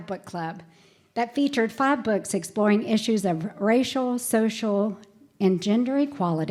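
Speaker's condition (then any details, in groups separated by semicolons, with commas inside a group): No condition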